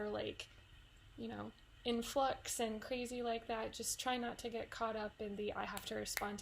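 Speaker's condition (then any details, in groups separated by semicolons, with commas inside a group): No condition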